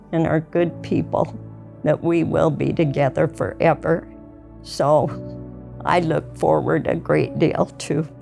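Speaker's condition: ALS; lost ability to walk

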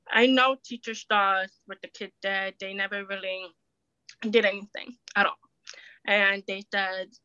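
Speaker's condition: Deafness, acquired at age 4 after ear infection; already speaking at onset, speech therapist from age six to grade five, speaks clearly, understood well

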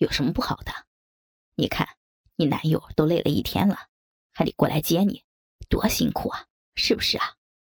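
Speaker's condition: No condition

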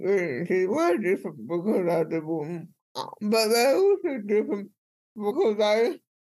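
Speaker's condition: Cerebral palsy; speech impediment

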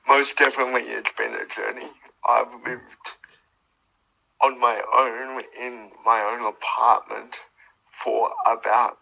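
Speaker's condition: Cerebral palsy; from birth, born two months premature, died twice at birth, brain damage; wheelchair user, much difficulty with motor function

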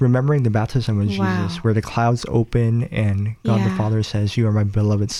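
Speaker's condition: Cleft palate; congenital cleft palate involving mouth

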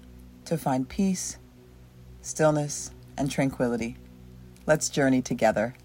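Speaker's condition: No condition

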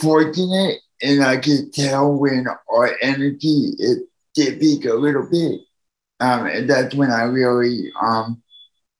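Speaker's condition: Cerebral palsy; needs help from others

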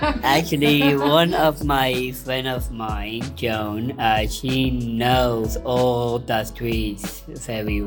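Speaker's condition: Down syndrome; intellectual disability

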